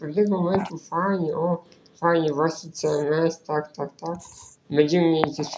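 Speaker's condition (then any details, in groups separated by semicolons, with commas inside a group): Spinal muscular atrophy; right-click via two keys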